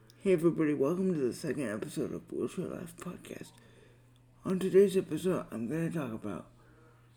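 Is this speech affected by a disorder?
Yes: spastic quadriplegic cerebral palsy; uses wheelchair for everything, unable to walk, diagnosed at young age; adult, asks for help with some tasks; breathes on own without any support, eats and feeds self.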